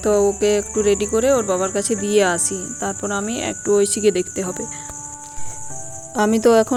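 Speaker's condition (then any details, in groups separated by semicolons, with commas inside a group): No condition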